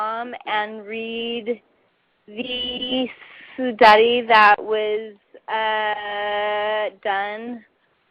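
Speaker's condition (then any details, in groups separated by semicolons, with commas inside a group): Cerebral palsy; muscle spasms including speech muscles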